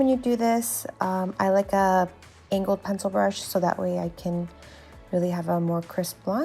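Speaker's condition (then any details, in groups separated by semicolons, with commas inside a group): No condition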